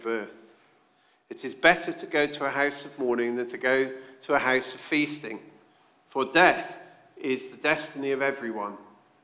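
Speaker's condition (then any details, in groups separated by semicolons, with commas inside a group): No condition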